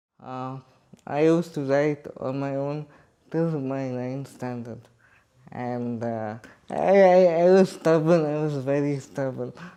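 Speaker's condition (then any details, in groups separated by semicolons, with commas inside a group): Cerebral palsy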